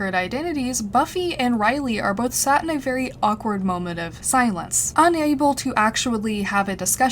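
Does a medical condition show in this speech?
No.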